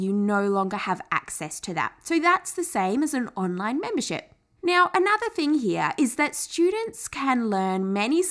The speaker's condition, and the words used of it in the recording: None; typical speech.